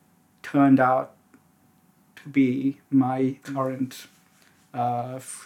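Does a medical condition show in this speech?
Yes: stutter; onset at age 3; here blocks.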